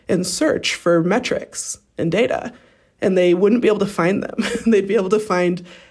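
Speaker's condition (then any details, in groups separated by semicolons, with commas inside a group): No condition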